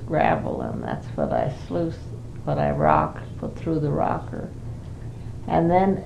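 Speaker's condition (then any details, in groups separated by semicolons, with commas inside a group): Parkinson's; not very able to do much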